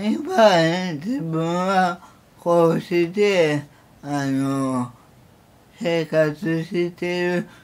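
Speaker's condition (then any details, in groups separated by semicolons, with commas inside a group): Cerebral palsy; severe, uses a wheelchair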